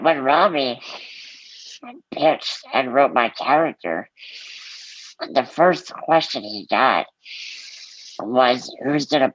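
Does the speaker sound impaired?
Yes: muscular dystrophy; good public speaker, public speaking for over two thirds of life.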